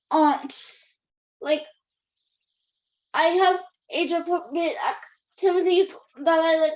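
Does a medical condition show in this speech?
Yes: cerebral palsy; affects all four limbs.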